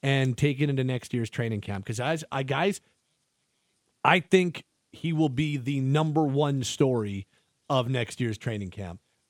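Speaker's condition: No condition

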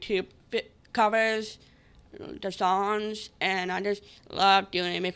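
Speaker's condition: Down syndrome; reads prepared pro-life speech aloud on podcast

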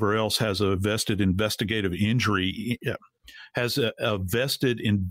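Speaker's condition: No condition

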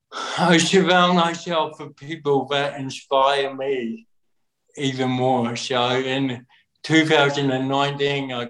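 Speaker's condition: Cerebral palsy; cerebral palsy since birth

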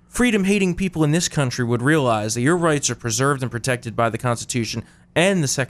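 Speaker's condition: No condition

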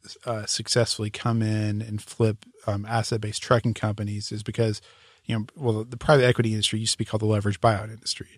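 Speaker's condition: No condition

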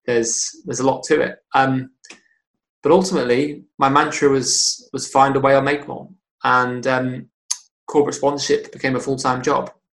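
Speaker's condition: Stammer; stammer present since learning to speak, seen as anxiety response in vocal muscles; still everyday challenge, easier with time, new technique from Starfish Project course about four years ago; blocks, hard k-words, phone calls, thanking, questions, asking for tickets, fluent in rehearsed talks; repeated words, prolonged sounds

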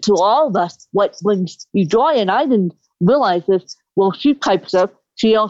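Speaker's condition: Cerebral palsy; present from birth, birth injury from lack of oxygen to brain, major back surgery for scoliosis ten years ago

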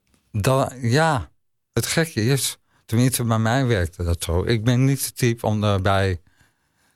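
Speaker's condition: ALS; talks less after recent days of exertion, speaking costs energy, still easy to understand

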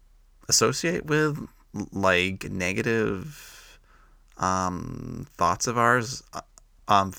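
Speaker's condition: Stuttering; stuttering since childhood, onset about age 3; past couple of years practicing physical speaking style: breathing, adding pauses, moving through words, phrases; variable, smoother forward-moving speech on good days while still stuttering, worse other days; prolonged sounds

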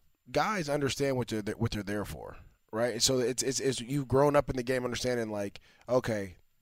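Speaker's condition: No condition

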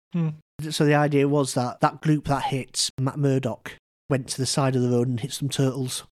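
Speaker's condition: No condition

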